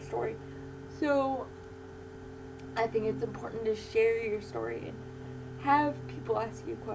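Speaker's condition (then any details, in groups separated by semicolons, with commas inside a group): Cerebral palsy; infant ventilator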